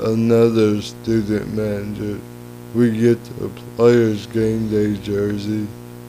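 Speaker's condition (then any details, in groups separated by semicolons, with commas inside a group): Cerebral palsy; lifelong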